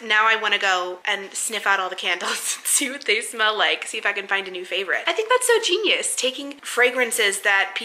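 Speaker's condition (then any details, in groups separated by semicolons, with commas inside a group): No condition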